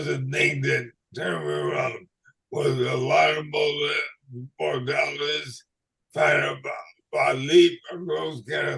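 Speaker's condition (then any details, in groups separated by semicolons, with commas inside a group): ALS/MND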